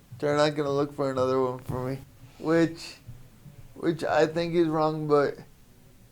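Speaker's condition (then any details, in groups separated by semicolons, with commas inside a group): Spastic quadriplegic cerebral palsy; needs daily supports, uses assistive technology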